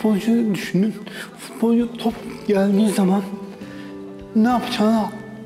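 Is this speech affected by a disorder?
Yes: dystonic cerebral palsy; no speech until age 6, spasticity hinders reading aloud.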